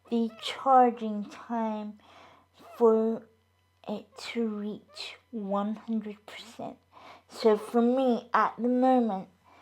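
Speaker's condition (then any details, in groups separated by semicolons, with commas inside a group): Cerebral palsy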